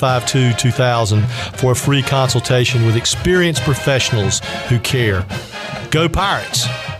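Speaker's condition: No condition

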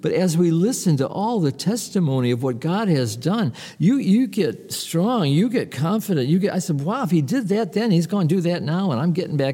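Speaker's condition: No condition

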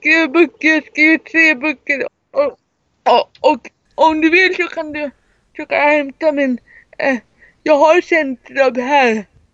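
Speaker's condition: Cerebral palsy; severe, wheelchair user

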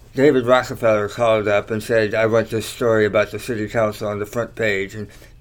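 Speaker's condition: Tongue cancer surgery; slight slur, talks okay

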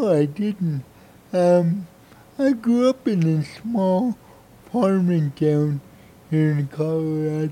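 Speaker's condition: Cerebral palsy; from birth, brain injury disrupting messages between brain and body, therapy in childhood; no medication

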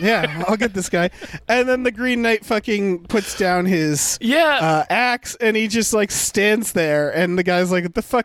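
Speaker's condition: No condition

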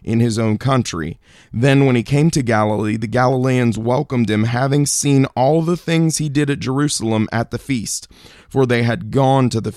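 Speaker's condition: No condition

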